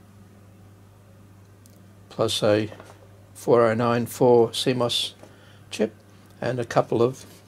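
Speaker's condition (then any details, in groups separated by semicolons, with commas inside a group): No condition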